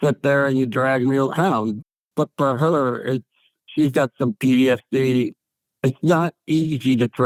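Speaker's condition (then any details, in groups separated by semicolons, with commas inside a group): ALS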